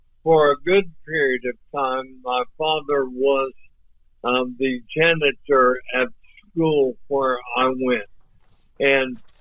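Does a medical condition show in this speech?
Yes: ALS; voice off but clear and understandable.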